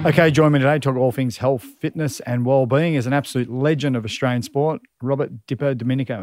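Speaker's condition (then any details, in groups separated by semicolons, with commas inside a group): No condition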